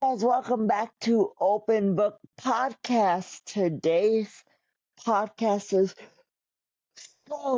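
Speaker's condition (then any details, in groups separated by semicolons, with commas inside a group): Cerebral palsy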